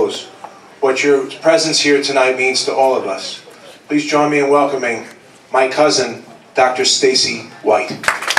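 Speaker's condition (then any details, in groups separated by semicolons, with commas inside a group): No condition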